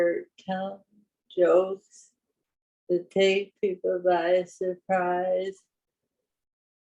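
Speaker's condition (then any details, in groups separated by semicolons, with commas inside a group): Parkinson's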